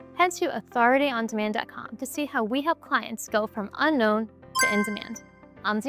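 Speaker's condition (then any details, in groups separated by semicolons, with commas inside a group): No condition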